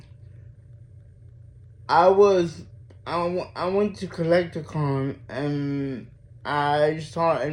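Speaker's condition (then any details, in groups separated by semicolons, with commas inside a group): Mild cerebral palsy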